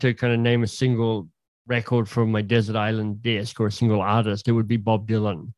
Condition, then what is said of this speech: Cleft palate. So you can probably hear that in my voice. It's a bit leaky around things.